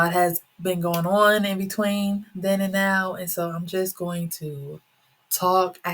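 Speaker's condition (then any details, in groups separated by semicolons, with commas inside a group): No condition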